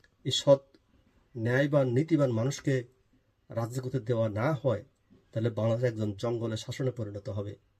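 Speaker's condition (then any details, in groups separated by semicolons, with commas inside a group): No condition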